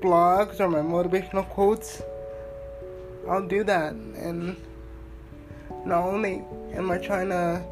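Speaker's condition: Cerebral palsy; physical disability, uses wheelchair, unable to walk

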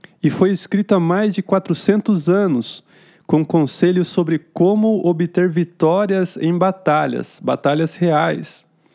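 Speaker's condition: No condition

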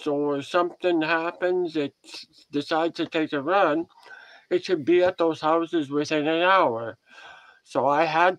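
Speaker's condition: Head and neck cancer surgery; 43% five-year survival odds then

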